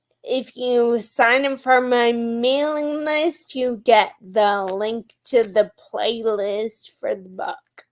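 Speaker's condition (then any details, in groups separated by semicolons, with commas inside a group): Friedreich's ataxia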